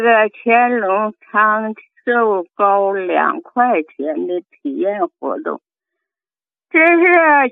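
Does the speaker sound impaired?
Yes: speech impairment after cerebral hemorrhage; aftereffects of a single cerebral hemorrhage, high blood pressure at onset, 178 untreated; age 65, lasting aftereffects of cerebral hemorrhage; not fluent, audibly unclear, noticed by host.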